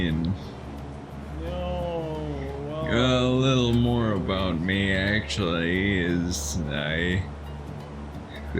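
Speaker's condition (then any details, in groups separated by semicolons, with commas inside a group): Friedreich's ataxia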